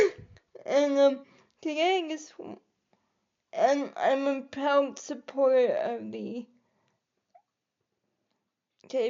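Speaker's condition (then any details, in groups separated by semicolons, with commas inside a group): Cerebral palsy; quadriplegic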